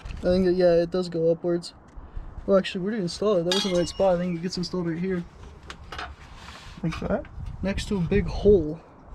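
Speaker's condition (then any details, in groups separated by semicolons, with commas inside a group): No condition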